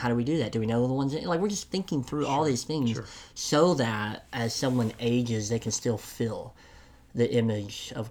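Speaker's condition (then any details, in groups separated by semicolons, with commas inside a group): Cleft lip and palate; congenital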